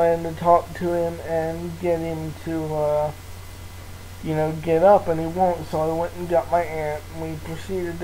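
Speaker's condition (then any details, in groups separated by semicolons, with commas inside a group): Cerebral palsy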